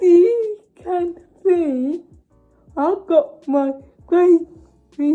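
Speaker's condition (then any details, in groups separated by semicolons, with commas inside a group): Cerebral palsy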